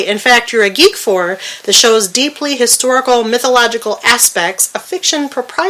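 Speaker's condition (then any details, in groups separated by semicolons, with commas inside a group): No condition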